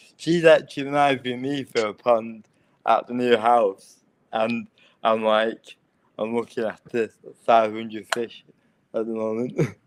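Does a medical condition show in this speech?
Yes: cerebral palsy.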